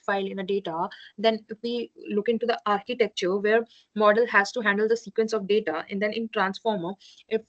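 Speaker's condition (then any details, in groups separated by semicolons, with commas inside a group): No condition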